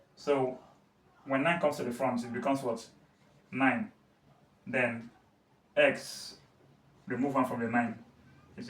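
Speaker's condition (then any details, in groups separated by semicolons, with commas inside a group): No condition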